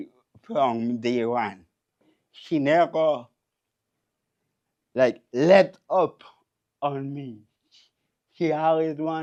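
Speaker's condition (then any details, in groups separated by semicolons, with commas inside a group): Cerebral palsy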